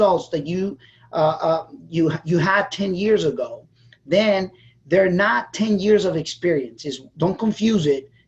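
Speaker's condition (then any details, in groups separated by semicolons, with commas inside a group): No condition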